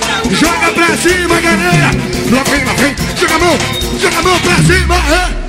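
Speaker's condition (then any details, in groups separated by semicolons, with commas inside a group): No condition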